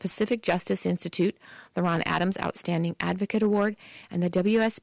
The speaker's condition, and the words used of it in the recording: None; typical speech.